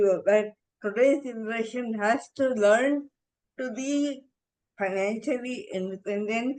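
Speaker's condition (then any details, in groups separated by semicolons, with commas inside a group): Encephalitis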